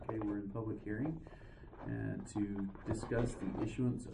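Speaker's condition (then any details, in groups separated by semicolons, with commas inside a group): No condition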